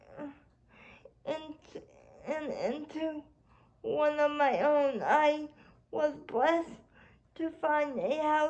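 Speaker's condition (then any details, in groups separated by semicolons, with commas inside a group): Cerebral palsy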